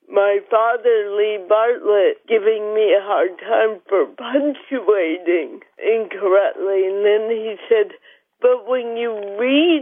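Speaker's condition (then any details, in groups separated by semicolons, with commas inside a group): Cerebral palsy; mild; joins by phone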